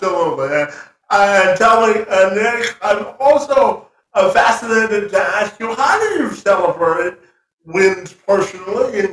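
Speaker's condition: Spastic quadriplegia cerebral palsy; legs affected

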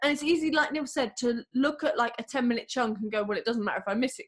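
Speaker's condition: No condition

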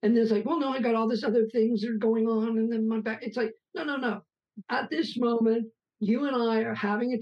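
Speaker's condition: Aphasia after two strokes; aphasia with brain damage from two strokes and heart failure at age 45; lost ability to speak, intonation became monotone after about a year, some difficulty still persists

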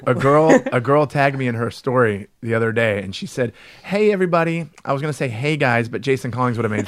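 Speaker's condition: No condition

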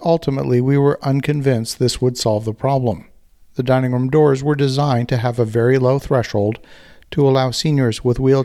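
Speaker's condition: No condition

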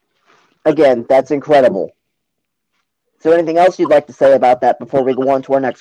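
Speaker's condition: No condition

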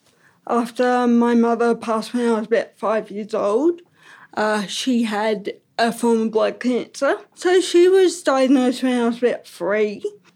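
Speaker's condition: Ataxic cerebral palsy; slower handwriting

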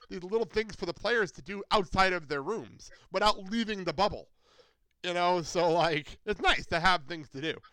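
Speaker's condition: No condition

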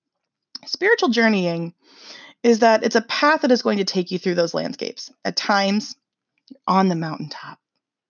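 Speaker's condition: No condition

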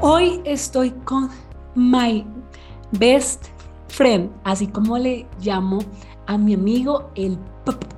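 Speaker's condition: Stuttering; severe stuttering, long-standing, speech therapies with friend's help; stutters while giving public conferences, working to improve; audible stuttering in public speaking, uses smile while stuttering; repeated sounds

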